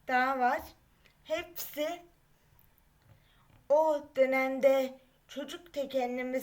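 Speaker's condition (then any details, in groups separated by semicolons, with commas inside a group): Cerebral palsy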